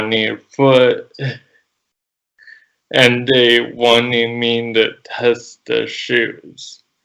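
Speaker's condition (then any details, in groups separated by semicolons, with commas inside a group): Cerebral palsy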